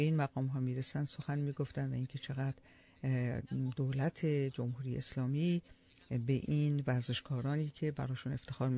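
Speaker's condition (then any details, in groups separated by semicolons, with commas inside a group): No condition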